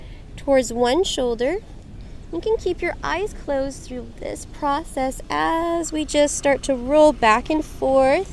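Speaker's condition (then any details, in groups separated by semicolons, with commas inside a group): No condition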